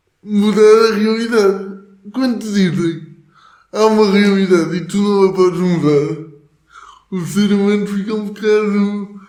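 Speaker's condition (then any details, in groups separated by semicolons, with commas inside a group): Cerebral palsy; motor disability, affects walking and speaking; atypical speech, weekly speech therapy in childhood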